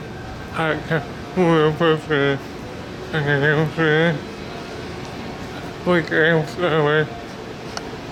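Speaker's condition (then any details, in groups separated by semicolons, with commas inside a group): Cerebral palsy; body affected; speech disability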